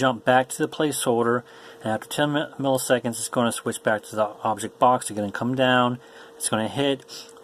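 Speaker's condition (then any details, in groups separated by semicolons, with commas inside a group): No condition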